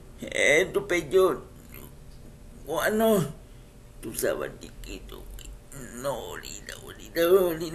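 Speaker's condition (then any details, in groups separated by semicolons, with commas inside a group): Cerebral palsy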